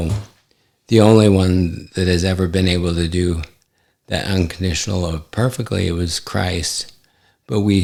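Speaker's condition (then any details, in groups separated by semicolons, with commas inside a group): ALS; affects hand function; recently diagnosed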